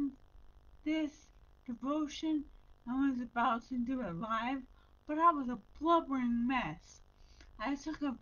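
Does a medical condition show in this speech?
Yes: brain injury.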